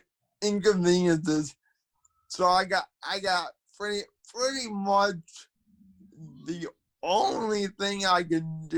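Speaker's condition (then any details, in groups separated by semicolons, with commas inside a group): Cerebral palsy, spastic quadriplegia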